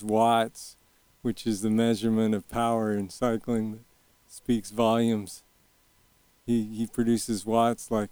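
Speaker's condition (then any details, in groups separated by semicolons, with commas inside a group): Early onset Parkinson's, young onset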